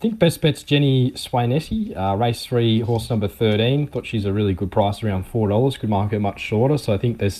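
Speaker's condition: No condition

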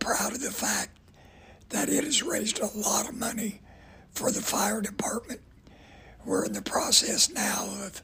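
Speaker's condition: Voice damage from cancer; ongoing cancer fight

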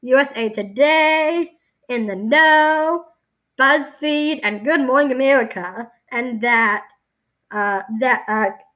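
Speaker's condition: Down syndrome

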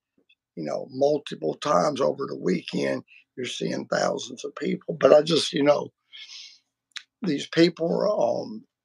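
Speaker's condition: Vocal cord surgery; multiple vocal cord surgeries

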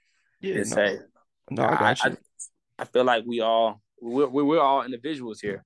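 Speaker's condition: Stuttering; stutter since earlier years, milder than in the past, declined speech class suggested by mother; still stutters, less severe than in past; less severe than before; repeated sounds, repeated words

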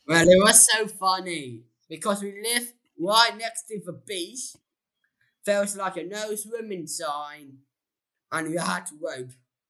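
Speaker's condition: Down syndrome

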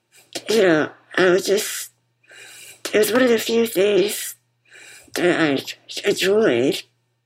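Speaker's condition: Muscular dystrophy; congenital, diagnosed as toddler, relies on others for daily living, later tracheostomy, 24-hour ventilator, speech lost; wears bipap machine to help breathing; bipap machine audible while speaking

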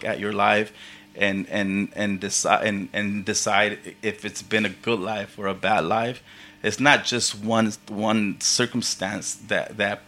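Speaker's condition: Stuttering; formerly avoided speaking from embarrassment; repeated sounds, repeated words

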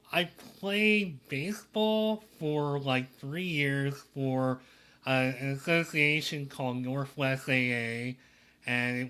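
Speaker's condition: Cleft lip and palate; part of a rare syndrome with other issues

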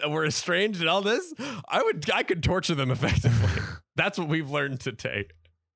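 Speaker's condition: No condition

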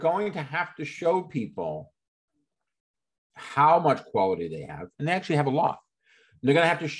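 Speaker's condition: No condition

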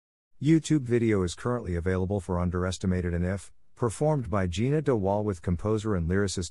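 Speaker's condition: No condition

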